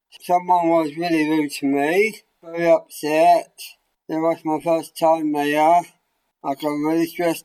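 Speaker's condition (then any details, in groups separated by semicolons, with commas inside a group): Down syndrome; congenital, present since birth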